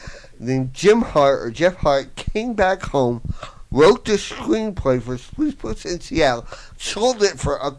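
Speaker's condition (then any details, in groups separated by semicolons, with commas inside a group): Voice box damage, traumatic brain injury; voice box partially damaged by fireman's trach tube, traumatic brain injury from smoke inhalation in fire; difficulty talking, lost singing voice, slight speech impediment, listeners misjudge as mentally impaired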